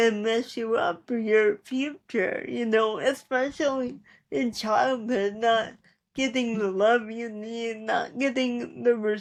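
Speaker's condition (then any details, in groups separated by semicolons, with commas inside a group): Cerebral palsy; spastic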